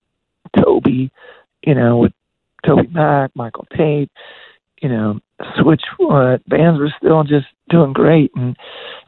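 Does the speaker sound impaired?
Yes: voice disorder; 1995 voice dropped out, couldn't sing or talk, later lost range, control and power, raspy, broken.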